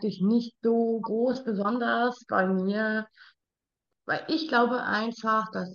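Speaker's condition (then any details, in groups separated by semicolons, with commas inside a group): Down syndrome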